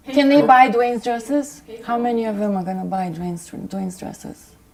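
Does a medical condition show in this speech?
No.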